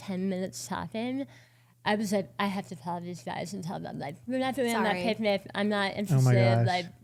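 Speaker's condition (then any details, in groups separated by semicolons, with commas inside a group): Oral cancer, partial glossectomy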